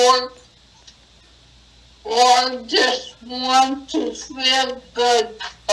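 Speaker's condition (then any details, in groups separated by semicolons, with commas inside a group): Acquired brain injury; tracheostomy for breathing; cannot talk as before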